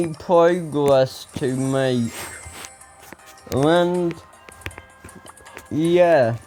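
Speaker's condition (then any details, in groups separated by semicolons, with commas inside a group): Ataxia; speech recently worse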